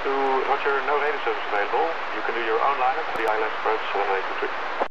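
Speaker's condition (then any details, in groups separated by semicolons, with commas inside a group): No condition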